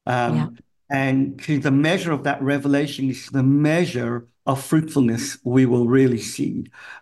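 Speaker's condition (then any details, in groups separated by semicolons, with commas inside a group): Cleft palate; severe speech impediment as a kid, cleft palate impacts ability to speak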